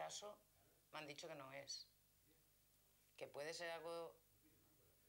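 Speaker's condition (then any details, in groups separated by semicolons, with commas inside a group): No condition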